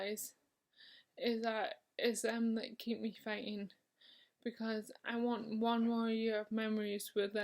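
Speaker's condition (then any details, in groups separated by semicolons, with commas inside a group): Motor neurone disease; onset in left hand; two years since diagnosis, has carer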